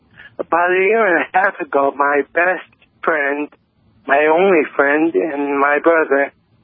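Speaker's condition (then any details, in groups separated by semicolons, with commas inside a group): Cerebral palsy; lifelong, diagnosed at age 55, others long mistook person for drunk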